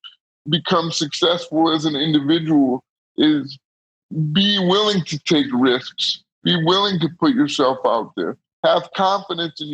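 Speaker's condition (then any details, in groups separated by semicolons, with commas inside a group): Cerebral palsy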